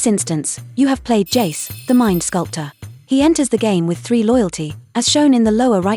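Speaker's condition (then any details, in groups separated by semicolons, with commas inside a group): No condition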